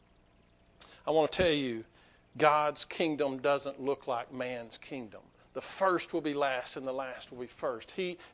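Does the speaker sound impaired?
No.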